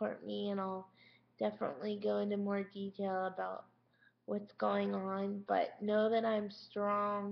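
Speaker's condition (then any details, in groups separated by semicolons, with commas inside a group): Cerebral palsy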